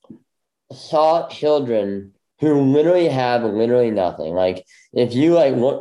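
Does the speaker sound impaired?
Yes: bilateral cleft lip; congenital bilateral.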